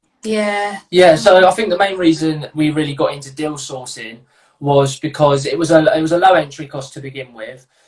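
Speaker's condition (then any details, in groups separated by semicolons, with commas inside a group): No condition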